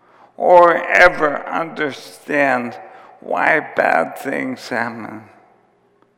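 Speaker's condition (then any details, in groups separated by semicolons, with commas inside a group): ALS; onset with tiredness and clumsiness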